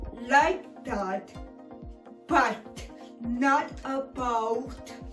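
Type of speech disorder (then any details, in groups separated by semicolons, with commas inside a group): Apraxia of speech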